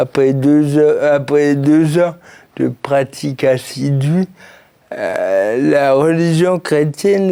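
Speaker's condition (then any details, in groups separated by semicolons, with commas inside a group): Cerebral palsy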